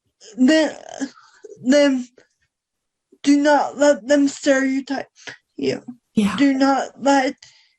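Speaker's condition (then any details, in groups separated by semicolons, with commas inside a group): Cerebral palsy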